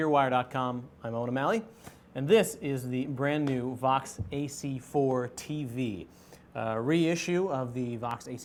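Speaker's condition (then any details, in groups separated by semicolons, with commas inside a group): No condition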